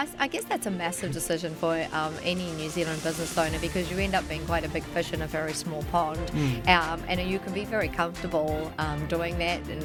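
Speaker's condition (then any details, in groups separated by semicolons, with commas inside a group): No condition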